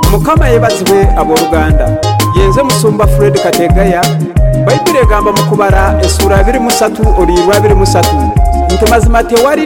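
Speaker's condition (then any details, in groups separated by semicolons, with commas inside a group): No condition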